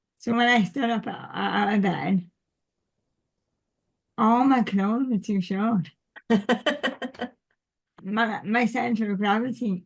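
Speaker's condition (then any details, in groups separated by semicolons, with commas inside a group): Cerebral palsy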